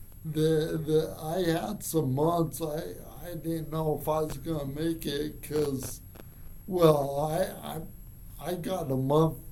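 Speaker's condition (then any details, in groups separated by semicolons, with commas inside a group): Cerebral palsy; from birth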